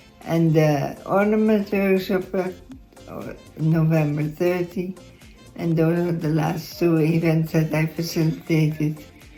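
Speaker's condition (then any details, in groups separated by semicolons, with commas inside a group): Multiple system atrophy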